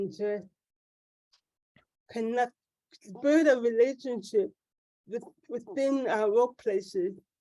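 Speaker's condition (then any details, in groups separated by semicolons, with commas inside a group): Cerebral palsy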